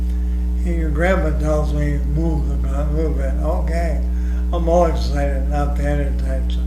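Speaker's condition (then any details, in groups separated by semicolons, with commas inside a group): ALS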